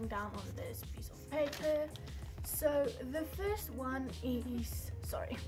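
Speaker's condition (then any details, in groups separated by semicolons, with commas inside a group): No condition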